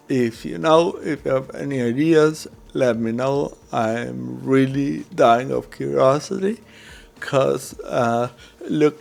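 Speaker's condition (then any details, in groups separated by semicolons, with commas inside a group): Cerebral palsy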